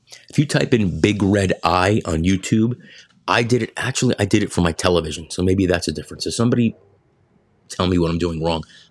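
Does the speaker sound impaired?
No.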